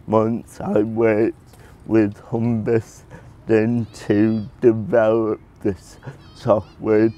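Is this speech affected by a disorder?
Yes: cerebral palsy; predicted never to talk.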